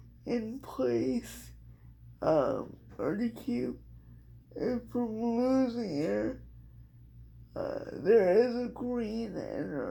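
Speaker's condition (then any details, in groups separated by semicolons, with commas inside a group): Cerebral palsy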